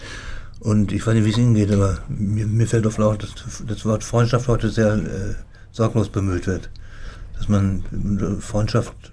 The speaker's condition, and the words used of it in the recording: Parkinson's disease. Das Kognitive, das Denken, Gedächtnis, Sprache und so weiter ist gar nicht betroffen.